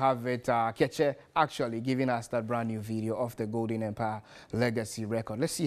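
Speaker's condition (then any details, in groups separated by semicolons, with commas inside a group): No condition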